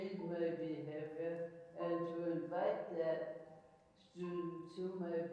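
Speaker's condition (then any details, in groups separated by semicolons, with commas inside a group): ALS; speech and swallowing changes present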